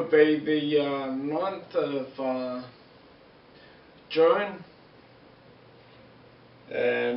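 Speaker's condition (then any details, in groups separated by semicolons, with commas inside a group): Multiple sclerosis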